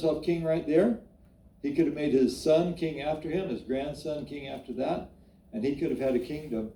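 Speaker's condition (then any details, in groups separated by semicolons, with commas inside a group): No condition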